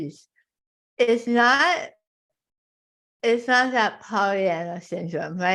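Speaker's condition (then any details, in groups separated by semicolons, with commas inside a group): Tongue cancer; stage four tongue carcinoma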